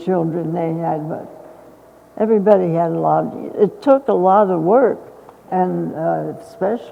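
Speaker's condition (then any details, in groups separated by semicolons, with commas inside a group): Essential tremor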